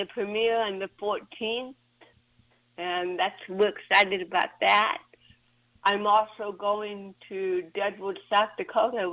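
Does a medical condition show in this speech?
Yes: cerebral palsy.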